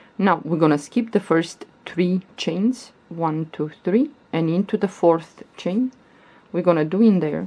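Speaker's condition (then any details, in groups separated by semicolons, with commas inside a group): No condition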